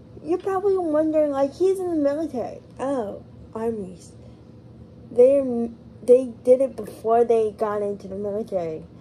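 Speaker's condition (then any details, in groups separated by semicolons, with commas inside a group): Cerebral palsy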